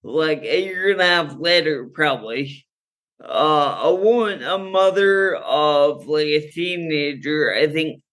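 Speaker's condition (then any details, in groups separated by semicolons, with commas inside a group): Friedreich's ataxia; slowly worsening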